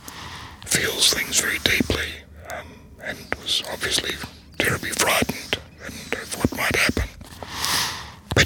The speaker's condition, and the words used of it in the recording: Laryngectomy. They said, you know, they'd almost never seen anyone speak so freely after the loss of voice.